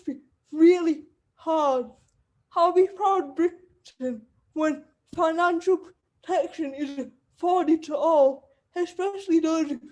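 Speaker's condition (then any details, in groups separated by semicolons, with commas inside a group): Cerebral palsy; wheelchair user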